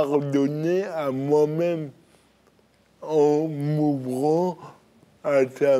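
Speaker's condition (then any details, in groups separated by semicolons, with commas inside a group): Cerebral palsy; birth injury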